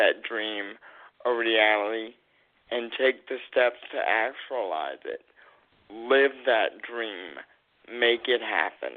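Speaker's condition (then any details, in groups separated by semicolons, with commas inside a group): Cerebral palsy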